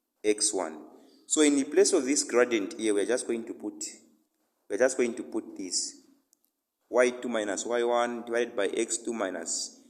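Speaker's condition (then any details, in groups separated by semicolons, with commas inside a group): No condition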